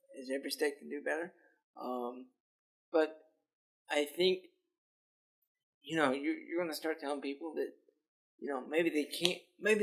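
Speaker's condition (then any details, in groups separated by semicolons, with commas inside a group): Cerebral palsy; lifelong physical disability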